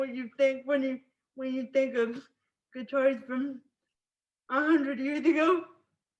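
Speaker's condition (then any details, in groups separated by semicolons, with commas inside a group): Spastic cerebral palsy; uses wheelchair; can speak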